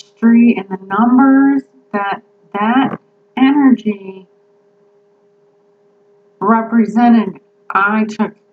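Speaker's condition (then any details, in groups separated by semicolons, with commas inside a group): No condition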